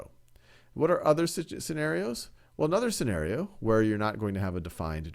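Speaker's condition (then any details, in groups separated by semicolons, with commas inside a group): No condition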